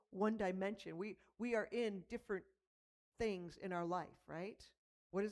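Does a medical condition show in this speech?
No.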